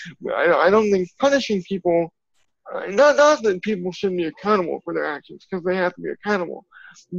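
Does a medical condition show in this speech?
Yes: cerebral palsy; from birth.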